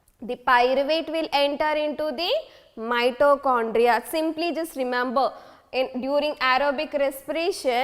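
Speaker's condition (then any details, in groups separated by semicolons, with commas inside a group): No condition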